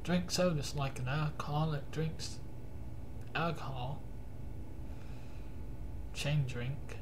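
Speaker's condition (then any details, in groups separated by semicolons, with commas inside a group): Cerebral palsy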